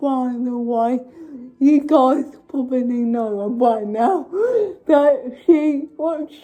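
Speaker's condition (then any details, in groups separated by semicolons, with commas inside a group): Cerebral palsy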